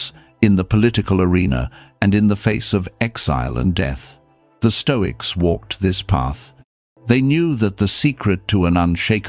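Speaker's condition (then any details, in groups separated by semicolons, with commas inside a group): No condition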